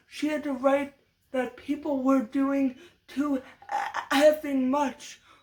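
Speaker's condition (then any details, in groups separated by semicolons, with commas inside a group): Cerebral palsy, severe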